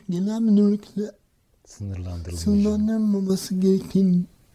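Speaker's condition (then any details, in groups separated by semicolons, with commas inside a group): Cerebral palsy; no speech until age 6, school speech difficulty, reading not fluent, practised reading aloud before mirror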